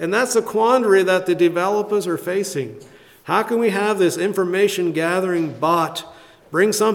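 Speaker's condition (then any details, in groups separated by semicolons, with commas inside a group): No condition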